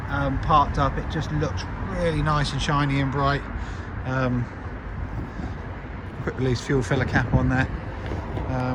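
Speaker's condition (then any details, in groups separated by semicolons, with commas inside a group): No condition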